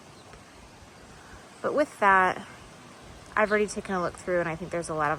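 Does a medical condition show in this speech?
No.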